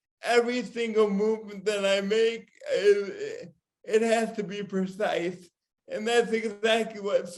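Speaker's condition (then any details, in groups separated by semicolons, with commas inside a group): Cerebral palsy; from birth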